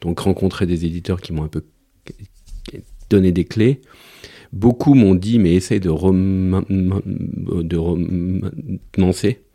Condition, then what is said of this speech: Stuttering. Si je m'en sors avec un très fort bégaiement, même si là, aujourd'hui, ça va mieux, mais j'avais toujours un très fort bégaiement